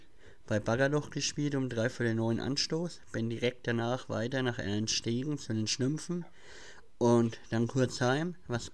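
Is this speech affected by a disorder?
Yes: cleft palate; since childhood; speech impediment, mimicked in school when reading aloud, listeners say speech hard to understand.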